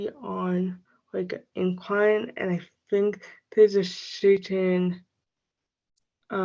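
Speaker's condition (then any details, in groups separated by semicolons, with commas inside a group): Cerebral palsy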